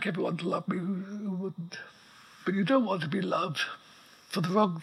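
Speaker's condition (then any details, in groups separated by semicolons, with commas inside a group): ALS; voice still working perfectly well, breathing apparatus audible in background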